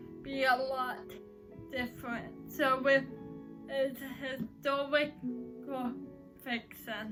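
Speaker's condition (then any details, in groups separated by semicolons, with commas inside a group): Cerebral palsy; uses crutches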